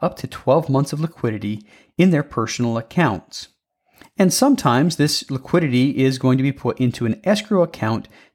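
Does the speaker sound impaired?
No.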